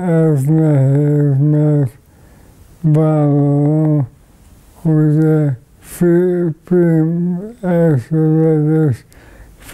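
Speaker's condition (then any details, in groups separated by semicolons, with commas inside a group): ALS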